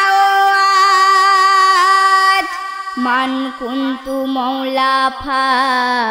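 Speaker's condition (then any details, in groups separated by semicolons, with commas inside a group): No condition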